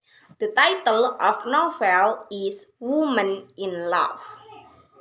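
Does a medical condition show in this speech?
No.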